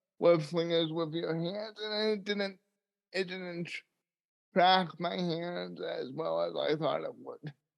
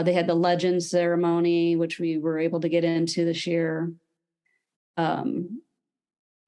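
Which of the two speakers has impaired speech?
The first: cerebral palsy.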